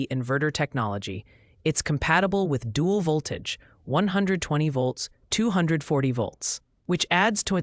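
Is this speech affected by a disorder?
No.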